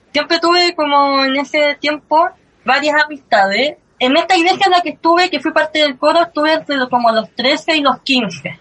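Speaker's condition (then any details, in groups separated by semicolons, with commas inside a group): Cleft lip and palate; since early childhood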